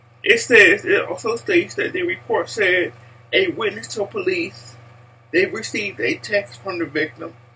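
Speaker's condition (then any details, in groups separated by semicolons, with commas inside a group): Cerebral palsy; speech impaired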